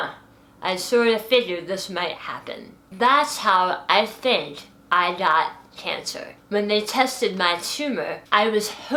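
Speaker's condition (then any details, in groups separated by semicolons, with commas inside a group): Hemi-glossectomy for oral cancer, hemiglossectomy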